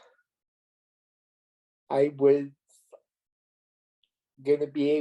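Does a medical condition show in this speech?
Yes: cerebral palsy; premature birth.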